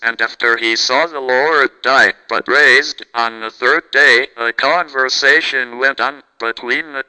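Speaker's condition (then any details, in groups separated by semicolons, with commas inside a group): Cerebral palsy, speech-generating device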